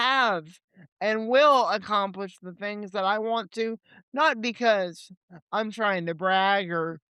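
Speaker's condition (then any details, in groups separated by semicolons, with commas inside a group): Cerebral palsy; limited mobility, legs; age 28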